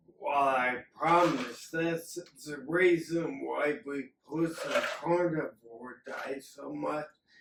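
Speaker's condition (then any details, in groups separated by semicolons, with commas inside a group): Acquired and hereditary ataxia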